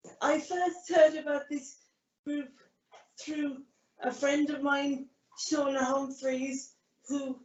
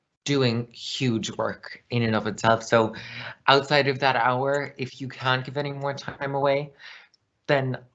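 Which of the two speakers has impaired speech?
The first: cerebral palsy; caused by grade one brain bleed.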